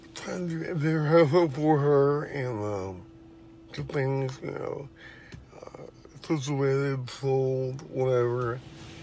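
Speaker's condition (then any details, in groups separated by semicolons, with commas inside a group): Dystonia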